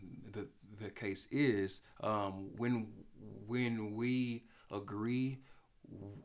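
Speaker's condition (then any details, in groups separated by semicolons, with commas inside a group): Stuttering; only stutterer on either mother's or father's side of family; still stutters; stutters when talking, speech problem audible, cannot be hidden when speaking; repeated words, prolonged sounds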